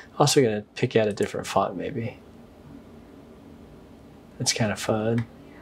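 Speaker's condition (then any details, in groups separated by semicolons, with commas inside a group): No condition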